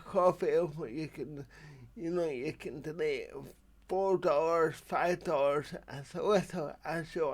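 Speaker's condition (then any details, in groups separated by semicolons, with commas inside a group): Cerebral palsy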